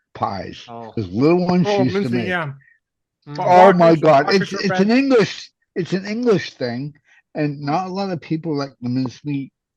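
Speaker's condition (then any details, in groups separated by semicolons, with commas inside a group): Cerebral palsy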